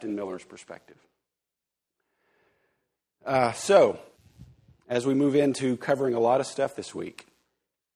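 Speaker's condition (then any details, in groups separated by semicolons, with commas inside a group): No condition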